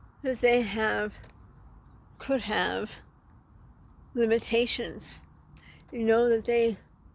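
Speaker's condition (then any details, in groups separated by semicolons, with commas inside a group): Traumatic brain injury; trouble talking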